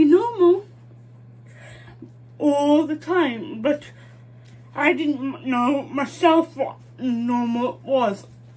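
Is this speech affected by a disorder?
Yes: cerebral palsy, mild; struggles with speech.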